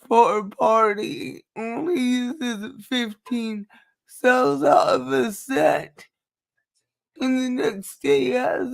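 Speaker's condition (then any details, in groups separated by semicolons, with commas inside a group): Cerebral palsy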